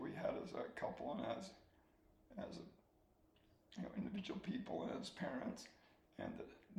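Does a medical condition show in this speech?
Yes: ALS; soft spoken, swallowing getting harder.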